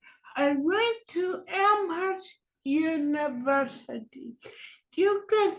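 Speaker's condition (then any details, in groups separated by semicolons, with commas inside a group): Cerebral palsy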